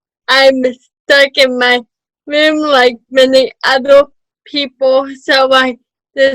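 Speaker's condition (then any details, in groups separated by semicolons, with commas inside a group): Cerebral palsy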